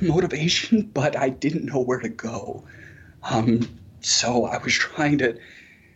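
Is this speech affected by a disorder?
Yes: spasmodic dysphonia; voice changes began about 10 years ago, progressively worse over following year, many doctors missed diagnosis; slightly better over 10 years, can manipulate certain words and vocal cords to produce sound; vocal cords break open when speaking, breathy on certain syllables, can still communicate and be heard.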